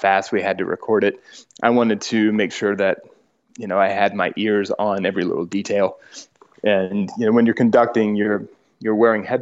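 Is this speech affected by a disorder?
No.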